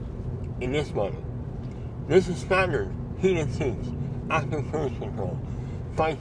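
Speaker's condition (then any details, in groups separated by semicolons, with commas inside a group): Mouth cancer surgery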